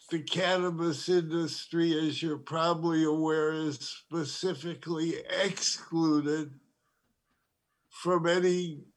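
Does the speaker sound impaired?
Yes: Parkinson's disease; diagnosed over 9 years ago, tremor, uses medical cannabis for tremor relief.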